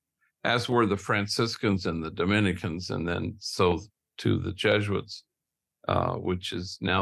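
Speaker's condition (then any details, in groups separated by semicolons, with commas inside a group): No condition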